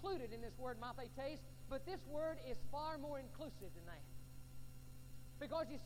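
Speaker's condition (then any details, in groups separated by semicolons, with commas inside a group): No condition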